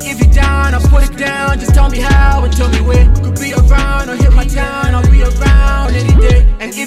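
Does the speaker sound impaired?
No.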